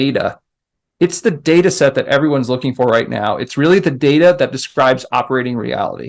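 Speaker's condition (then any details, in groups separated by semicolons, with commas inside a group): No condition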